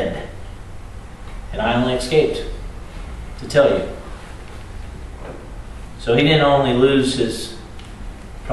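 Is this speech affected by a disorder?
No.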